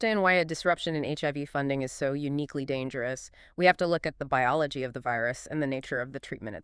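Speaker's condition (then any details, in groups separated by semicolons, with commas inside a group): No condition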